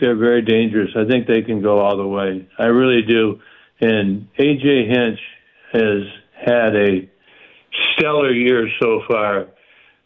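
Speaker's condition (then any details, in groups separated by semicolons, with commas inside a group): Parkinson's; stays active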